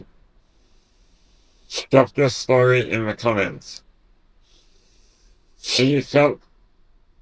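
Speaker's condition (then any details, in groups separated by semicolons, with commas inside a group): Duchenne muscular dystrophy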